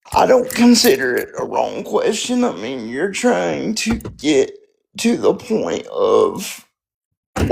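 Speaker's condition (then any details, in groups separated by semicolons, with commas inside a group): Spastic quadriplegic cerebral palsy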